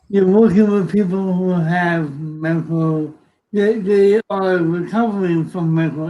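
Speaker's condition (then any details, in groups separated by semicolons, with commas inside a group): Cerebral palsy; from birth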